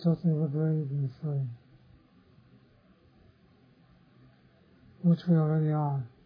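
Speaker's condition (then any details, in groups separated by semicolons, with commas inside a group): Parkinson's disease; others offer remedies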